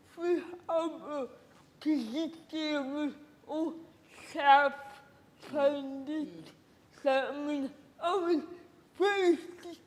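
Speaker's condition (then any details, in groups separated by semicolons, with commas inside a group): Cerebral palsy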